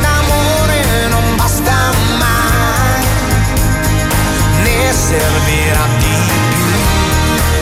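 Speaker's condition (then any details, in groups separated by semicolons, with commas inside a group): No condition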